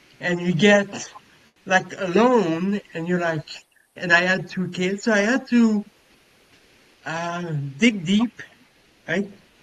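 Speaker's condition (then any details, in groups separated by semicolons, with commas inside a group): Cerebral palsy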